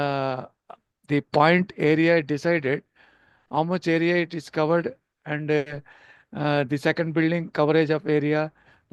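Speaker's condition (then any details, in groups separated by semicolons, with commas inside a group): No condition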